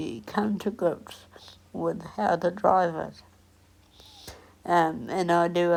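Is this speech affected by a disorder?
Yes: cerebral palsy; onset at 8 days old.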